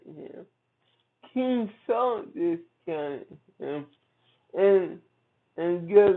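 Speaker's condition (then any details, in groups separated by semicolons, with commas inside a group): Cerebral palsy; from birth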